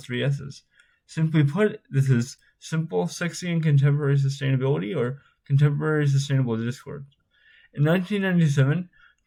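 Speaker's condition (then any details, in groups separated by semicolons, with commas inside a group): Spastic cerebral palsy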